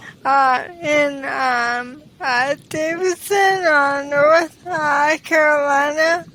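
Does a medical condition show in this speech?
Yes: ALS.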